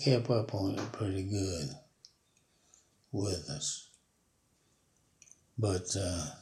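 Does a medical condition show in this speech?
Yes: Parkinson's disease; Parkinson's for about 5 years, fallen 19 times in yard, never broken a bone.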